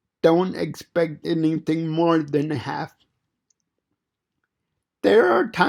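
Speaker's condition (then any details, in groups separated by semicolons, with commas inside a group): Cerebral palsy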